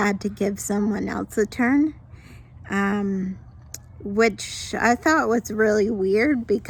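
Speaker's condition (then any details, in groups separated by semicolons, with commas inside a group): Mild cerebral palsy; can talk, sometimes doesn't say words right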